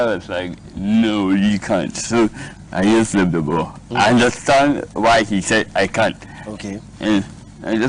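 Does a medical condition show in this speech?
Yes: cerebral palsy.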